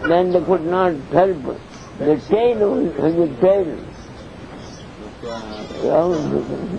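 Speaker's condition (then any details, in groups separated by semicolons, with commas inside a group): Deafness; cannot hear audience questions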